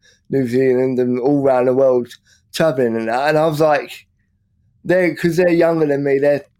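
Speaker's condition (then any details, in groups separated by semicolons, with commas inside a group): Cerebral palsy; from birth, oxygen lack, 10 weeks premature, heart defect, heart surgery at 9 weeks, wheelchair user; left side worse, no use of left hand, 90% right hand use, writes via Mac dictation; no real speech impediment except when drunk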